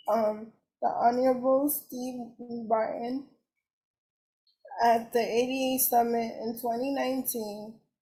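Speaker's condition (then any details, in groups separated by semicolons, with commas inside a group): Cerebral palsy; cerebral palsy, uses wheelchair; diagnosed at nine months, 27 years old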